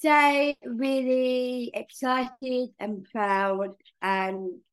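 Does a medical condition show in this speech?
Yes: Down syndrome; from birth, major heart surgery at 5 months old.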